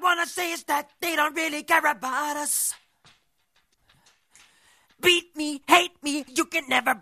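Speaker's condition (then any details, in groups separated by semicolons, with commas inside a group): No condition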